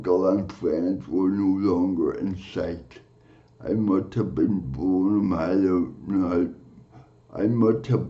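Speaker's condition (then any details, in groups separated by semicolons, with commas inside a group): Cerebral palsy; from birth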